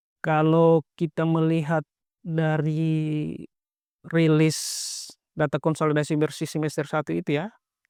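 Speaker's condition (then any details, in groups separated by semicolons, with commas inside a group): No condition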